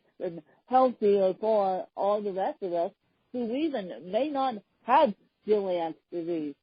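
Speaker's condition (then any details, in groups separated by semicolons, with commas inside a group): Hemiplegic cerebral palsy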